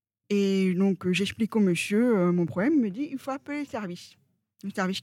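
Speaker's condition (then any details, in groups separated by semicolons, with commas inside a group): Profound congenital deafness, profound, from birth; hearing aids give only small help, oral speech since early childhood; speech heard by others as foreign accent, difficulty with foreign languages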